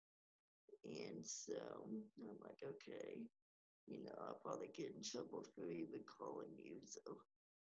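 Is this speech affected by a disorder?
Yes: cerebral palsy; from birth, fever after birth, moved to Stillwater Oklahoma, diagnosed soon after, hip surgery around 11; age 32, wheelchair user.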